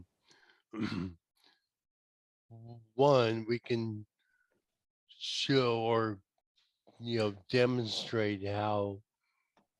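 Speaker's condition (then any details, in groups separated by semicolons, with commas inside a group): ALS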